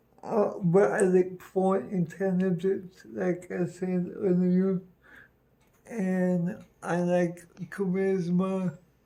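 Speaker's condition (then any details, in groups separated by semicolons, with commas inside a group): Cerebral palsy; speech noticeably affected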